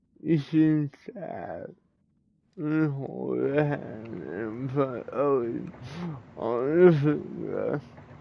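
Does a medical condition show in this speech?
Yes: cerebral palsy; atypical speech.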